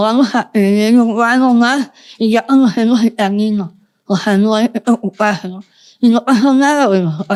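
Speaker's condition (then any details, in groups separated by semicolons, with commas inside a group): Moebius syndrome, congenital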